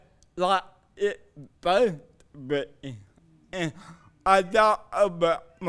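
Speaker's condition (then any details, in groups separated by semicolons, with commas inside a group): Cerebral palsy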